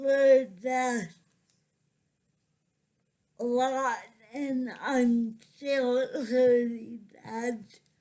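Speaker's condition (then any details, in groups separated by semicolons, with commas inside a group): Cerebral palsy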